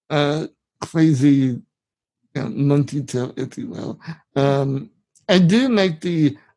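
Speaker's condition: Spinal muscular atrophy, severe; accessible van GoFundMe started by Veronica Brill

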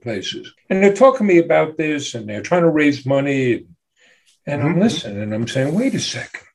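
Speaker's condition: No condition

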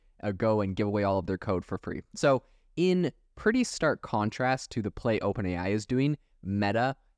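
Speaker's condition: No condition

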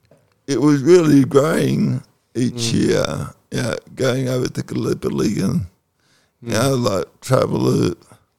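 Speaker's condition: Cerebral palsy

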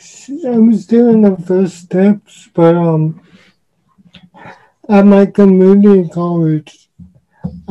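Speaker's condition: Cerebral palsy; uses wheelchair

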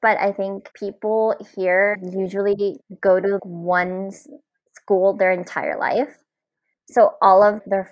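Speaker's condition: Cleft palate; congenital

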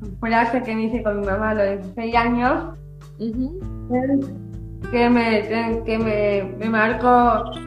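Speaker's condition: Down syndrome; from birth

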